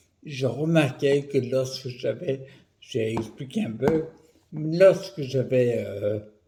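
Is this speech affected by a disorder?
Yes: primary progressive multiple sclerosis.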